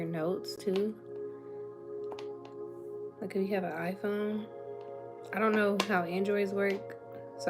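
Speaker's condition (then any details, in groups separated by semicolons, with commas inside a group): No condition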